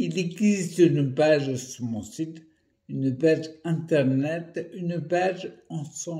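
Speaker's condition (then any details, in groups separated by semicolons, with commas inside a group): Primary progressive multiple sclerosis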